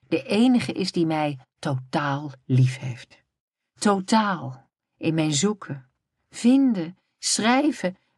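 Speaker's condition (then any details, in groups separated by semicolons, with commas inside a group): No condition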